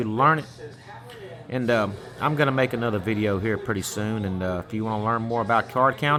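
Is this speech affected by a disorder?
No.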